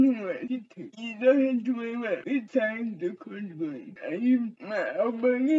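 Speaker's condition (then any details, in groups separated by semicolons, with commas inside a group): Cerebral palsy; wheelchair; uses phone to speak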